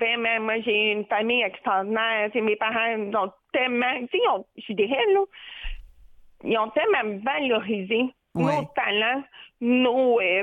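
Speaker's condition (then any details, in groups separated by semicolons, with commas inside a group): Deafness with cochlear implant; familial deafness; hard of hearing with implant, hears nothing without implant; phone hard to understand, especially deep male voices, fast or quiet speakers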